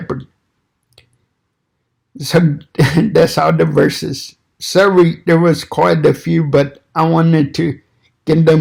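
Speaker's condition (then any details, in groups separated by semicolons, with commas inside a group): Cerebral palsy; fine motor impairment; impaired reaction speed and control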